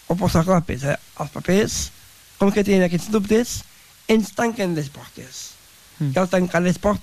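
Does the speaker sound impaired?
Yes: Down syndrome; needs extra time to understand and process explanations.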